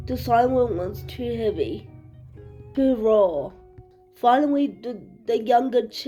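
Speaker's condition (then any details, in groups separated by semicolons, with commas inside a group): Cerebral palsy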